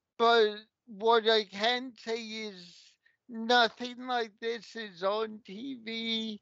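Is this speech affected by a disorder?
Yes: cerebral palsy; a little unique in delivery and style.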